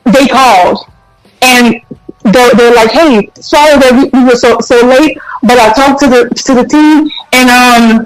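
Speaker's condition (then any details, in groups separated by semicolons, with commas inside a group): Stutter; stutter since age 3; people took voice away because of stutter; repeated sounds, repeated words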